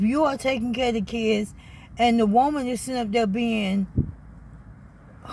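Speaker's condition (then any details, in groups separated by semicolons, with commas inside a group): ALS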